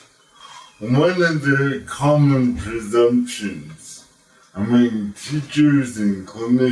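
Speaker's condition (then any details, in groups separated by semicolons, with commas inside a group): Cerebral palsy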